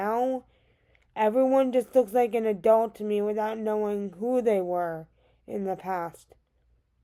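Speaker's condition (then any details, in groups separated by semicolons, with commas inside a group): Cerebral palsy; diagnosed around age 2 or 3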